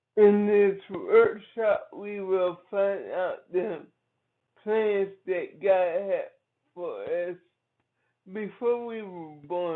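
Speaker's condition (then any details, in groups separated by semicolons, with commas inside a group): Cerebral palsy; from birth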